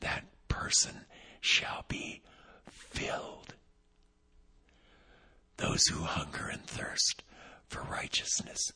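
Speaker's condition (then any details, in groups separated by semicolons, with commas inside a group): Vocal cord paralysis, unilateral; voice not yet back, audibly affected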